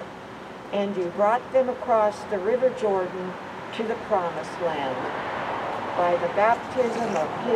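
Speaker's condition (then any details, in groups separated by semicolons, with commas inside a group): No condition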